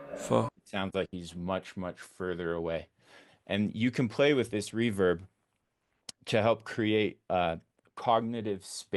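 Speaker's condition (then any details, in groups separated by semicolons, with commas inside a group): No condition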